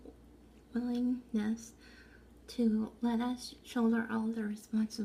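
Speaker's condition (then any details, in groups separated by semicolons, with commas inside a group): Essential tremor; brain implant for tremor; battery surgery pending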